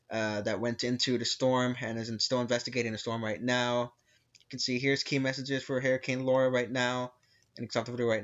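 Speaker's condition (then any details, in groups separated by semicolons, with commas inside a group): No condition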